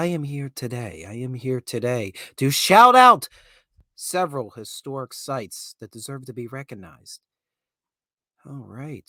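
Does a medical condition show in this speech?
No.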